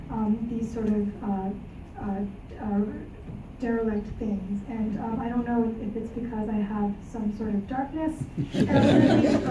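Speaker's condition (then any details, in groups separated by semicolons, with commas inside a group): No condition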